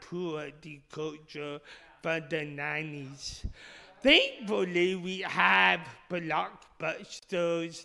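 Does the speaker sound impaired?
Yes: speech impediment; initially misdiagnosed.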